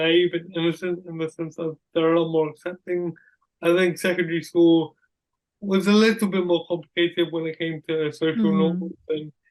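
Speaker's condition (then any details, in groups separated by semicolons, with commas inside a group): Cerebral palsy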